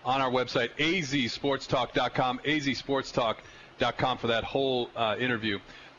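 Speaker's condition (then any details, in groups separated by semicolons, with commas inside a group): No condition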